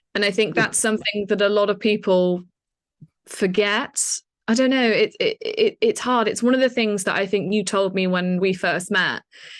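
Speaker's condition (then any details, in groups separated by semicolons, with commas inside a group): No condition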